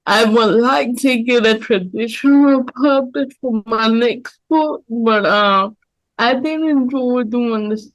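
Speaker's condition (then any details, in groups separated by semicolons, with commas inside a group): Cerebral palsy; mild form; speech most affected area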